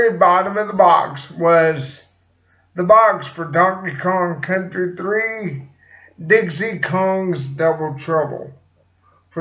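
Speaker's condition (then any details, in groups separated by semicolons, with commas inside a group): Cerebral palsy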